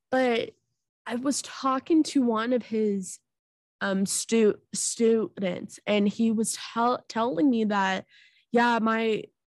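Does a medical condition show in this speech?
Yes: stuttering; stuttering with blocks, slowly accepting stutter; sees therapist; gets stuck, word and part-word repetitions, saying own name still hard; here repeated sounds, blocks.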